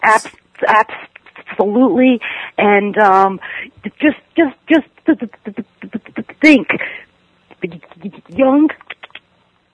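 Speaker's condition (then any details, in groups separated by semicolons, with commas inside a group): Stuttering; stuttering at ages 10 to 15; ongoing stuttering, attends NSA stuttering conferences; stays with stutter rather than changing words, speech tools mentally exhausting, hard to focus on message; repeated sounds, repeated words, prolonged sounds, blocks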